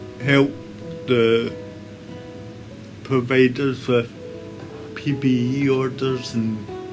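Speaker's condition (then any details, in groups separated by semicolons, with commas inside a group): Cerebral palsy; complex operation for condition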